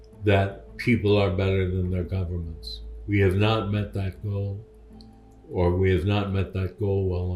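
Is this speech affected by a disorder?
Yes: Parkinson's disease.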